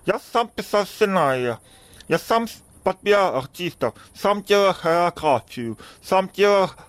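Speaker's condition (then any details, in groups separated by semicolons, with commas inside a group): Deafness; congenital deafness, reads lips, attended school for deaf, no hearing aid worn in childhood; hears poorly; able to speak despite poor hearing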